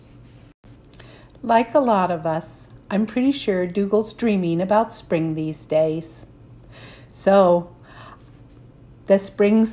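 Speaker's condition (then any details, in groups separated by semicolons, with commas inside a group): No condition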